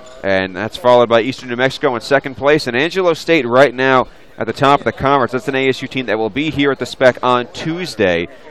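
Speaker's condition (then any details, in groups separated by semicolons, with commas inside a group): No condition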